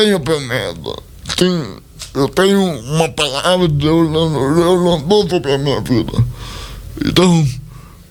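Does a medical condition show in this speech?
Yes: cerebral palsy; speech not normal.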